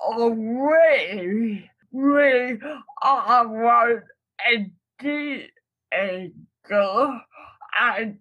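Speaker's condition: Cerebral palsy; words may be hard to catch, written answers read aloud by Lily Cannon, also speaks in in-person interview

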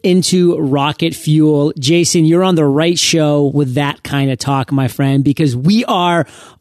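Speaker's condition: No condition

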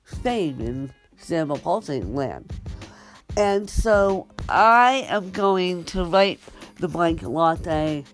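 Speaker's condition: Ataxic spastic cerebral palsy; speech impediment with atypical cadence

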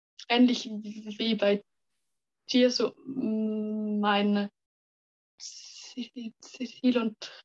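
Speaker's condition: Stuttering; part-word and word repetitions, we wegzulaufen; prolonged sounds, blocks

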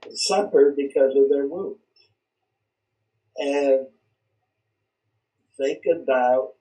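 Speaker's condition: Cerebral palsy; speech not affected

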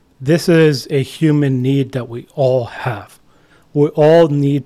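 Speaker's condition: No condition

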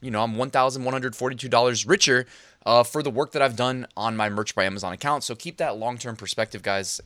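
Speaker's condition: No condition

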